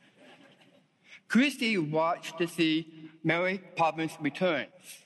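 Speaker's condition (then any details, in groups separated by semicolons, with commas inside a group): Down syndrome; host urges listeners to listen closely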